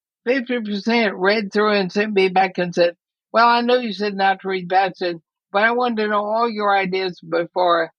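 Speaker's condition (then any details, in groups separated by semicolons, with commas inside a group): ALS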